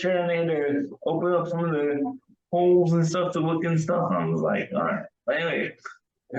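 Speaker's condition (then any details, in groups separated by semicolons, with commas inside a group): Cerebral palsy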